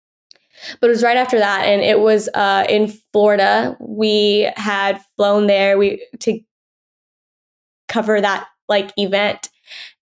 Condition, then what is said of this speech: Stuttering. Yeah, so I'm a person who stutters.